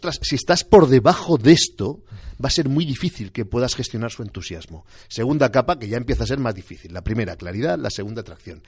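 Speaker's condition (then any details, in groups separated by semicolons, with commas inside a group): No condition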